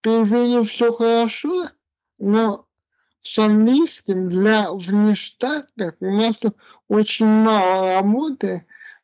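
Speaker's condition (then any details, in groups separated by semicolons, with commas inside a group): Cerebral palsy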